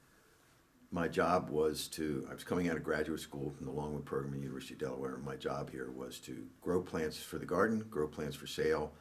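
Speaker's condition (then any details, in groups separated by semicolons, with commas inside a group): No condition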